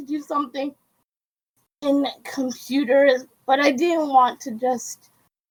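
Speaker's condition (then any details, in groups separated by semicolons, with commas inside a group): Cerebral palsy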